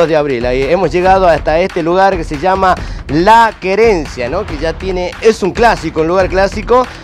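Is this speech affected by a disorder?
No.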